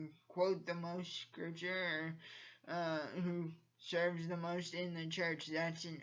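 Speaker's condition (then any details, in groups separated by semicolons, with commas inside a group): Cerebral palsy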